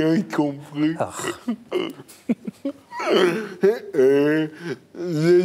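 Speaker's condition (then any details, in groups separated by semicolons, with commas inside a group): Cerebral palsy; birth injury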